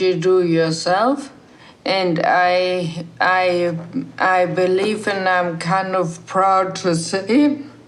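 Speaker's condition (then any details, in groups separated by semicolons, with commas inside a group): Brain injury; acquired, accident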